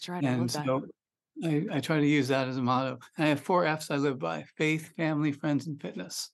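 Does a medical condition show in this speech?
Yes: Parkinson's disease; onset at about 35, pinky tremor first, suspected perchlethrin exposure, UCSF deep brain stimulation, chest pacemaker; about 20 years since diagnosis, DBS a year ago controls dyskinesia, less medication, walking hard unmedicated.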